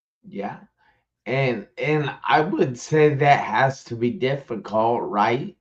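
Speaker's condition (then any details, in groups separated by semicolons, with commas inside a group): Traumatic brain injury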